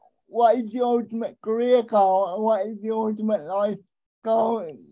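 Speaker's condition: Cerebral palsy; right hand basically useless

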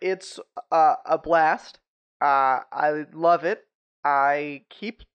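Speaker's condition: No condition

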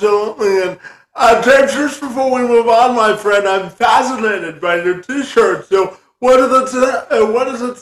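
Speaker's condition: Spastic quadriplegia cerebral palsy; spastic quadriplegic cerebral palsy from birth, not enough oxygen in legs, unable to walk normally

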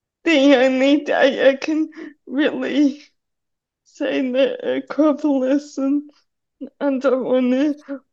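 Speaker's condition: Cerebral palsy; needs hand to hold on steep stairs

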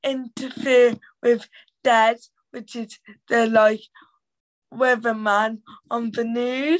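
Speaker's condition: Cerebral palsy; cerebral palsy voice harder to understand, Black Country accent, needs extra time to get words out

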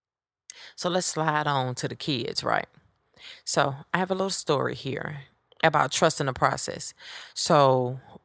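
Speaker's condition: No condition

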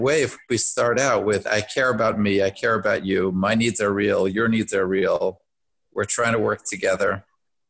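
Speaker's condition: No condition

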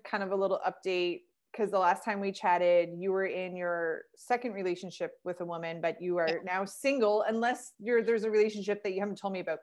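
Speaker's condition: No condition

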